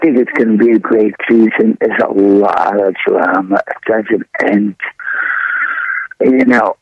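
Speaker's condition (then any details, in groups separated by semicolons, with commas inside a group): Throat cancer; throat tumor found by throat specialist at Columbia Presbyterian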